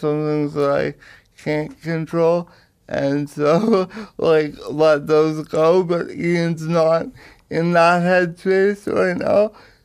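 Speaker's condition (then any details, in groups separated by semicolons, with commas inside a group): Cerebral palsy; power wheelchair user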